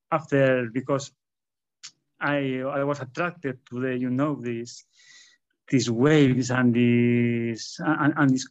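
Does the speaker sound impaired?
Yes: stuttering; stutter in public speaking, attributed to lifelong shyness and introversion; stutters a lot when talking in public; here repeated sounds, repeated words, prolonged sounds.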